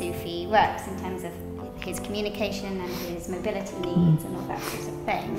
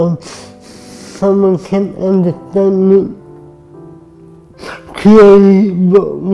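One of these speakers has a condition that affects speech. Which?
The second: cerebral palsy; can struggle with communication.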